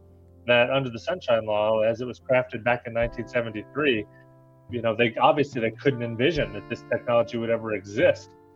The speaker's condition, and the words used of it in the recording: None; typical speech.